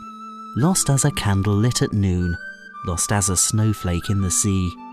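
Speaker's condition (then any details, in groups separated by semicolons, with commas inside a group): No condition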